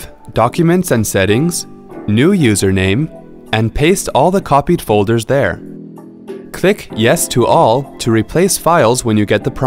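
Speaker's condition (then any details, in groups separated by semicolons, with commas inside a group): No condition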